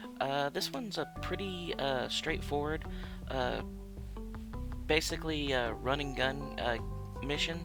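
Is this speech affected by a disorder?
No.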